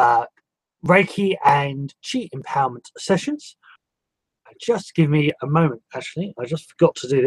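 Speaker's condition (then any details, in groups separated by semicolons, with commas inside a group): No condition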